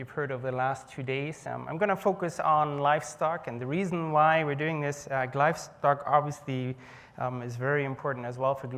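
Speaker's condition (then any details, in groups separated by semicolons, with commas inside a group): No condition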